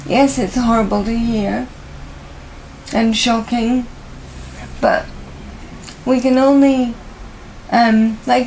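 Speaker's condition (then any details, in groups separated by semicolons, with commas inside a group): MND; voice impaired and worsening, voice banked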